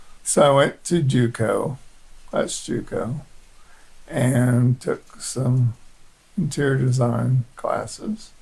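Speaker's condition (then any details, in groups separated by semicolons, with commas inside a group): Parkinson's disease; poor balance, long history of shaking, brain surgery discussed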